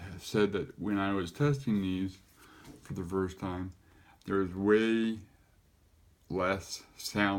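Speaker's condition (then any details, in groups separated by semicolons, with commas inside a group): Cerebral palsy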